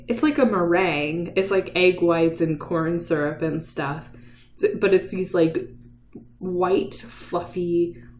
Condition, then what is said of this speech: No condition.